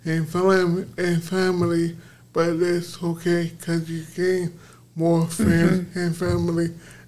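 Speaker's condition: Aphasia; aphasia after four strokes, first the worst, arms and slurred speech, later vision and balance; speech strengthened through recovery, now speaking on podcast

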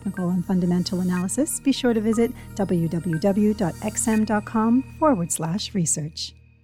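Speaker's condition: No condition

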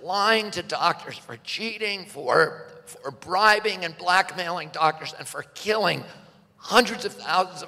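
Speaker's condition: Spasmodic dystonia; onset age 42

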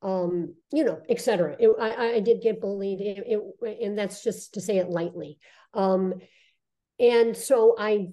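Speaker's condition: Cleft lip and palate; congenital

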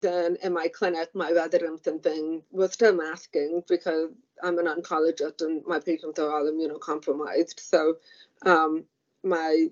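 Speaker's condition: Profound deafness; profound deafness since age two from meningitis, about 90% hearing lost, vestibular loss, relearned walking; relearned speaking and lip reading after childhood deafness

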